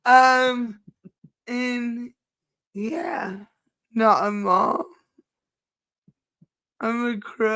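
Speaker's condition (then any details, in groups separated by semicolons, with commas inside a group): Cerebral palsy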